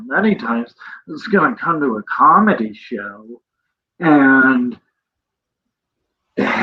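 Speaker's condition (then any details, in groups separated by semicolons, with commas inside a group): Cerebral palsy; present from birth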